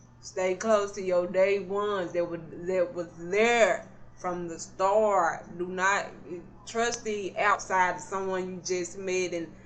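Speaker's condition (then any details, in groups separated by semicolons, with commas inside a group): Cerebral palsy; not paralyzed, can stand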